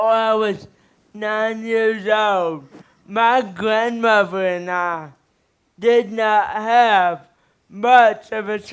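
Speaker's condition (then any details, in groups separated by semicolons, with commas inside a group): Cerebral palsy; speech slightly improved recently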